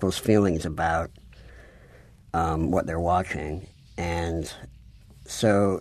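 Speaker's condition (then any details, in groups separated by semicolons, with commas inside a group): Cleft palate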